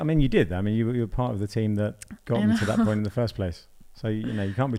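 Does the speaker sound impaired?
No.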